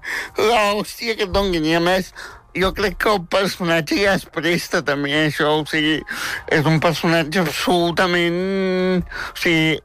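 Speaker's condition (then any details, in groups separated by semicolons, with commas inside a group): Spastic tetraplegic cerebral palsy; no further improvement expected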